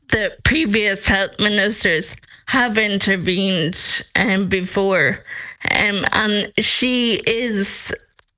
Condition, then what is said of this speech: Ataxia. Your speech, I have to say, is deteriorating.